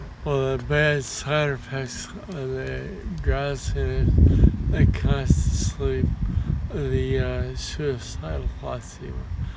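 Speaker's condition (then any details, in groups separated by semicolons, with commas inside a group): Parkinson's; ataxia form; taking sativa, walking about 270 steps, advised off baclofen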